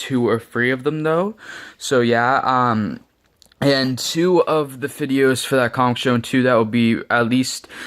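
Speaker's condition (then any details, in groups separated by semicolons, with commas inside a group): No condition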